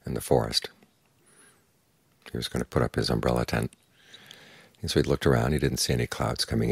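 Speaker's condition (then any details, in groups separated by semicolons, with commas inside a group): No condition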